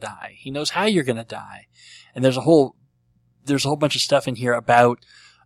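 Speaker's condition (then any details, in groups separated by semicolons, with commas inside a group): Cleft lip and palate; treated as a baby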